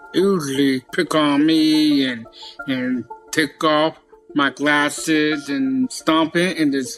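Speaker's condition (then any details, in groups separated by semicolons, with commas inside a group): Down syndrome; genetic, extra copy of chromosome 21, known before age three; stutters when unsure what to say next, no stutter when acting from script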